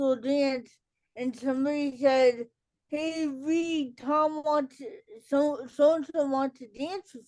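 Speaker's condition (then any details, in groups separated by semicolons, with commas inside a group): Cerebral palsy; childhood speech delay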